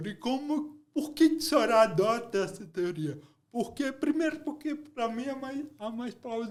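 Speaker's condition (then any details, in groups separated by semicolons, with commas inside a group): Cerebral palsy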